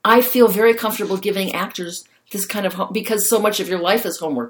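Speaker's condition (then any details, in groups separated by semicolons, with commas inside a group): No condition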